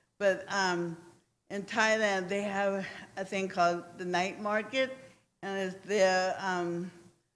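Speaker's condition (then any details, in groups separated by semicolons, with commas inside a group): Cerebral palsy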